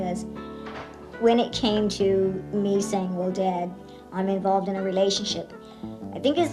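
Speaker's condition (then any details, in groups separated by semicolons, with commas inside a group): No condition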